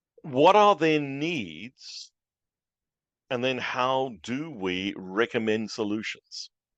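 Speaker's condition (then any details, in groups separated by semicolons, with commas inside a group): No condition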